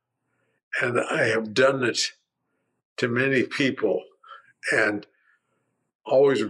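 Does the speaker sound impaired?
Yes: primary lateral sclerosis, mild; upper motor neuron, asymmetric left side, two cervical laminectomies, ALS clinic care; progressive disability, doing voice exercises, can still transfer, possible pseudobulbar affect; mild dysarthria, afternoon voice fatigue for 3-4 years, voice worsening, starting difficulty swallowing liquids.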